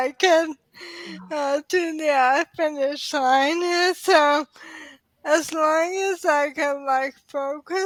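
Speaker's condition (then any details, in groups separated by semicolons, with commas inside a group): ALS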